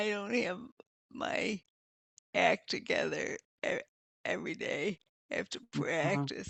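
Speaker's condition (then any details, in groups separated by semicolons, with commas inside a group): Multiple sclerosis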